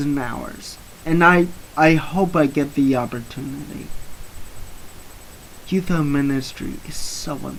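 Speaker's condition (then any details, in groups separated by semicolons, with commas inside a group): Cerebral palsy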